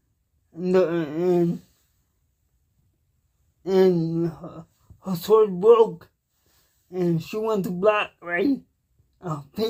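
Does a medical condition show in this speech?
Yes: cerebral palsy; cannot walk, uses wheelchair.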